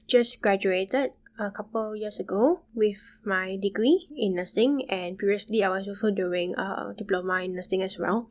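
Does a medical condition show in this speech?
Yes: bilateral sensorineural hearing loss; moderate to severe from about age 4, left profound since young, right worsened about 3 years ago; intense speech therapy.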